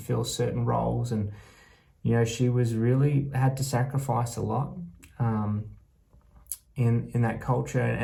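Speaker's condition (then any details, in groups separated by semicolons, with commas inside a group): No condition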